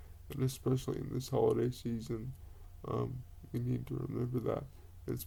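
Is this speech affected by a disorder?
Yes: cerebral palsy; quadriplegic.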